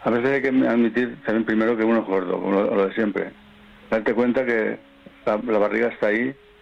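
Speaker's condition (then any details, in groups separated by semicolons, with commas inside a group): Parkinson's; on Parkinson's medication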